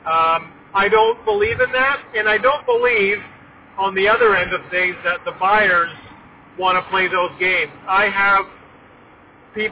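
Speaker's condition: No condition

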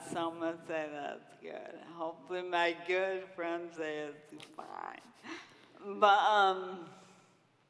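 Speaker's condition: Friedreich's ataxia; progressive

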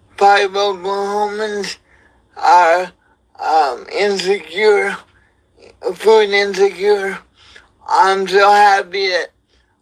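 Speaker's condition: Cerebral palsy; wheelchair user

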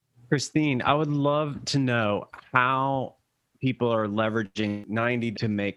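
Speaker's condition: No condition

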